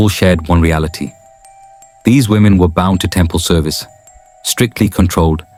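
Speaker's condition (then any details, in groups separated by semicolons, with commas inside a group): No condition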